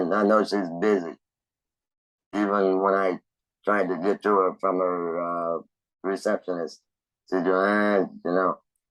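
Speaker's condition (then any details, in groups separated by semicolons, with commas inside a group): Laryngectomy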